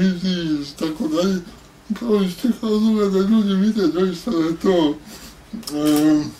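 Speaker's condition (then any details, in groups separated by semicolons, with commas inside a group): Cerebral palsy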